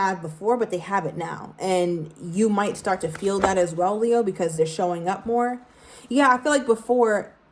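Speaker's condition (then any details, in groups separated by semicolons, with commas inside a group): No condition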